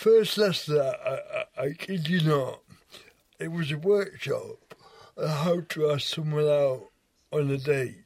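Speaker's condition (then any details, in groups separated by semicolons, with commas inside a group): Cerebral palsy; wheelchair user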